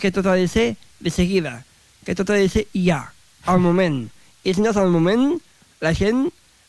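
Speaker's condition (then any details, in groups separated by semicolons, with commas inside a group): Down syndrome; needs extra time to understand and process explanations; describes self as very talkative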